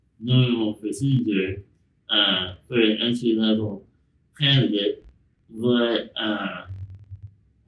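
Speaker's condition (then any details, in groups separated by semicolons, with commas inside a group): Spinal muscular atrophy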